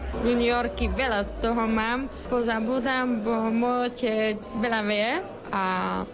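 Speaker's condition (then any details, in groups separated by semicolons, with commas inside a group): Deafness; born hearing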